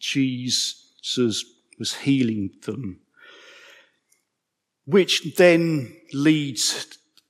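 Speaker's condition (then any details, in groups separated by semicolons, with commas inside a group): Stammer; stammer audible in speech; prolonged sounds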